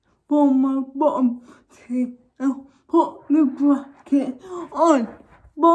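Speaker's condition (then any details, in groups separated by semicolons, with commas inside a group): Cerebral palsy; uses feeding aid; new braces on top and bottom teeth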